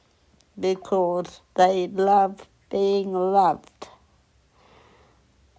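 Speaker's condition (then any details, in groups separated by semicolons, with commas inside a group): Cerebral palsy; onset at 8 days old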